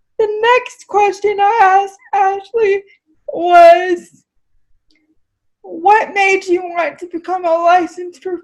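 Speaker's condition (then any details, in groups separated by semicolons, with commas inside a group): Cerebral palsy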